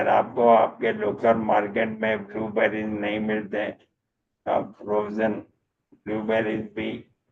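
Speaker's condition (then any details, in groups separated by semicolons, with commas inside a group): Motor neurone disease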